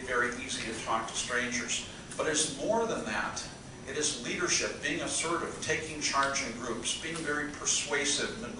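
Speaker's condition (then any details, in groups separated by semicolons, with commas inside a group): No condition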